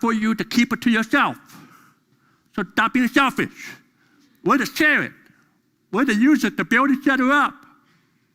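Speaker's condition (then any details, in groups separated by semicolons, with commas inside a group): Deafness; deaf during school years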